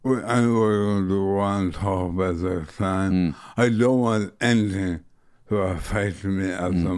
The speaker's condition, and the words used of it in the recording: ALS (motor neuron disease). It's easy to understand everything that you're saying.